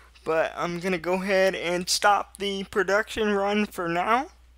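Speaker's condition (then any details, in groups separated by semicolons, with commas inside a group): Cerebral palsy, mild; speech sometimes affected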